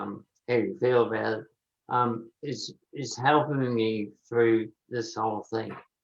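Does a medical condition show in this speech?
Yes: motor neurone disease.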